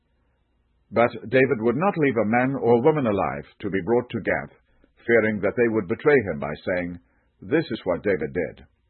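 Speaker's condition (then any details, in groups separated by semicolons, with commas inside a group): No condition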